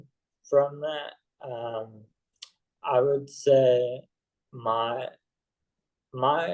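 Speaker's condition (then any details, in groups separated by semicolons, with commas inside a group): ALS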